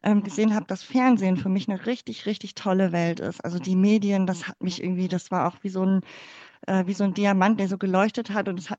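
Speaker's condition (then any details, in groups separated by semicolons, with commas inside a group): Cleft palate; speaking in front of class or using voice in speech never felt easy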